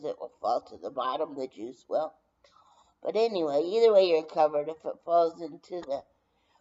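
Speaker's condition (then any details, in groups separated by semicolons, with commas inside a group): Brain injury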